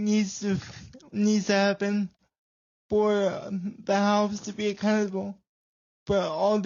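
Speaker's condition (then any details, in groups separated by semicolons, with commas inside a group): Cerebral palsy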